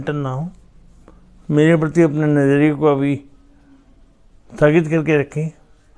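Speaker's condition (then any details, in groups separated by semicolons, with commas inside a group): Cerebral palsy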